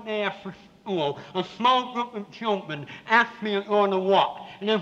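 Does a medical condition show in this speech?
Yes: severe cleft palate with lisp; congenital.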